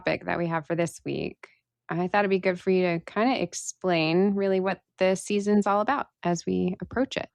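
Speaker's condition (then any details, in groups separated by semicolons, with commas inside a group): No condition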